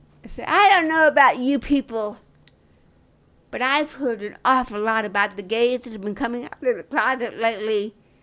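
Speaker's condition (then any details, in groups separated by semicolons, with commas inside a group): Dystonia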